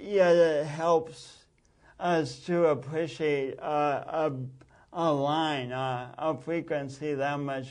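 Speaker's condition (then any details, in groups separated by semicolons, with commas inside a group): Speech impediment from birth oxygen loss; pronounced speech impediment since birth, distinguished one-of-a-kind unique accent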